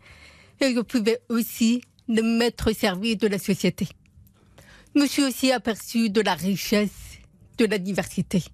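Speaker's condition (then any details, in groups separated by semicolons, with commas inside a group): Profound congenital deafness; profound deafness from birth, diagnosed at nine months, hearing aids from age one, later cochlear implant; told would never speak, learned speech by lip-reading, never heard own voice, twenty years of speech work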